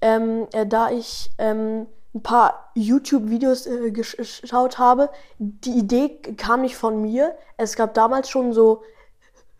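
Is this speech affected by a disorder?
Yes: stuttering; none when singing with melody, present when rapping without melody; age 12, stuttering a lot in this conversation; stutters often, less in podcast flow or on liked topics, often speaks fast, better slower; here prolonged sounds.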